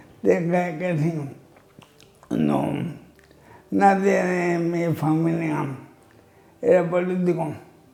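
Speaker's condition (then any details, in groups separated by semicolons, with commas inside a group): Amyotrophic lateral sclerosis (ela)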